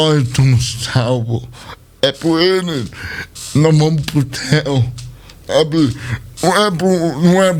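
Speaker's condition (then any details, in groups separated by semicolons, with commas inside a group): Cerebral palsy; speech not normal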